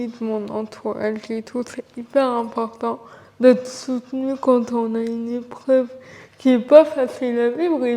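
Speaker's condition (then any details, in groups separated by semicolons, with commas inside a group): Cerebral palsy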